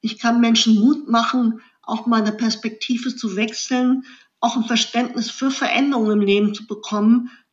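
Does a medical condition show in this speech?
Yes: cleft lip and palate; after accident five months tube feeding, saliva swallowing not allowed, later esophagus surgery.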